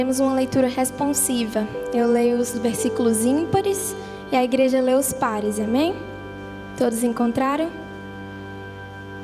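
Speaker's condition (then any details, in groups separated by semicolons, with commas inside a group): No condition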